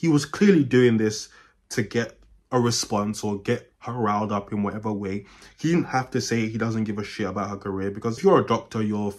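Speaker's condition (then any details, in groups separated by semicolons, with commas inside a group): No condition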